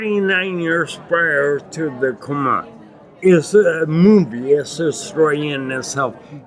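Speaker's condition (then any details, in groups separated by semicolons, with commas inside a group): Acquired ataxia with dysarthria, acquired; Lance-Adams syndrome; contaminated-jacuzzi Legionnaires' pneumonia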